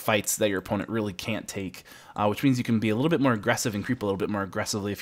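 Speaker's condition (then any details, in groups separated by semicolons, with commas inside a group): No condition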